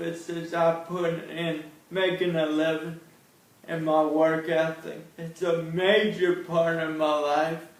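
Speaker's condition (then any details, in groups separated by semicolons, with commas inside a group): Cerebral palsy; since birth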